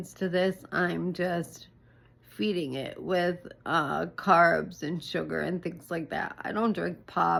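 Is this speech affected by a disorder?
Yes: ALS; breathing difficulty, short breath, slow speech, voice concerns.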